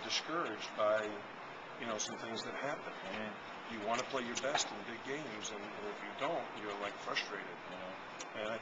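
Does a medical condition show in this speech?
No.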